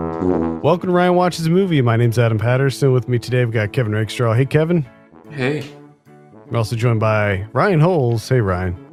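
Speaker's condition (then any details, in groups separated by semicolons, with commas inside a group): No condition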